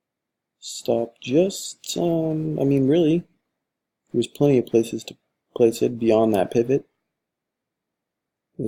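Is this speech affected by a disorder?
No.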